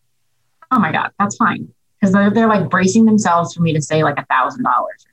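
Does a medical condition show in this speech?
No.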